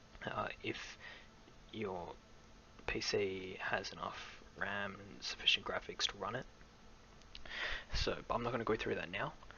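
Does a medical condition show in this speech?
No.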